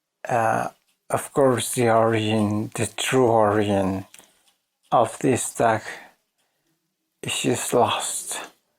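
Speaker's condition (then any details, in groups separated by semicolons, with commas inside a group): ALS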